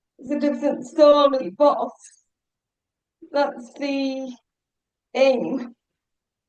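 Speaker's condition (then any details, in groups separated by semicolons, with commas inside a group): Cerebral palsy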